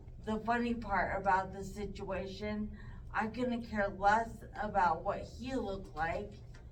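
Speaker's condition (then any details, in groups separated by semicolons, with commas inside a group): Traumatic brain injury; severe, car crash, coma, feeding tube, tracheostomy, lifelong effects; about 14 years since injury; no voice over two months, then whisper, speech therapy, unfiltered speech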